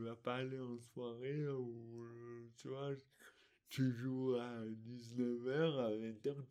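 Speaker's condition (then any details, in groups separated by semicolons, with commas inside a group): Dystonia; articulation difficulties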